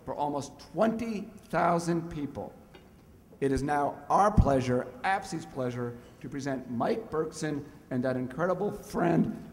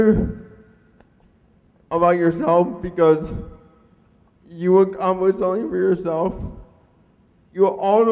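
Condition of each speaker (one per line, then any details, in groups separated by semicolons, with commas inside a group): No condition
Cerebral palsy; mixed quadriplegic type, arms, legs, torso, face affected; facial muscles impaired, predicted not to talk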